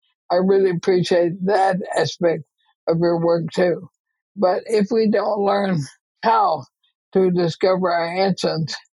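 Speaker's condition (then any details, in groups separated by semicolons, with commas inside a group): ALS; gets out of breath easily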